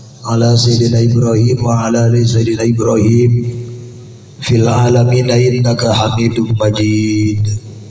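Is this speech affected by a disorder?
No.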